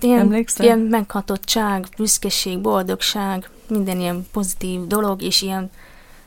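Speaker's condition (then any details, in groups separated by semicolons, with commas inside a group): Deafness; cochlear implant 2.5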